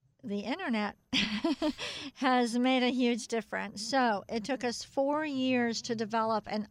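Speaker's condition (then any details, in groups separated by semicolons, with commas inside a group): Cleft palate; extensive speech therapy in childhood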